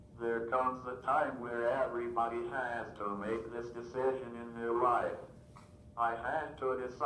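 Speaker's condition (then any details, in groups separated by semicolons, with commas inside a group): Cerebral palsy, athetoid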